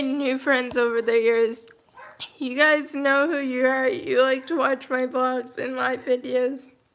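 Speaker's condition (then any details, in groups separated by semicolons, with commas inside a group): Cerebral palsy, mild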